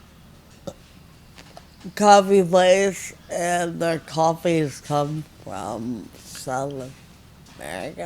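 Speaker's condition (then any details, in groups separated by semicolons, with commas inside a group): Friedreich ataxia, severe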